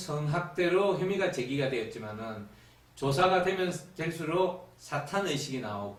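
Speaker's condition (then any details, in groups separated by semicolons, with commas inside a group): No condition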